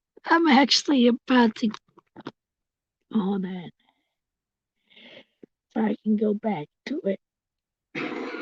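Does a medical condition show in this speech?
Yes: cerebral palsy; visible disability.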